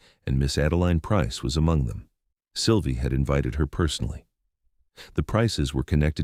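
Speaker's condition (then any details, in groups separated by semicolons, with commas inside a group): No condition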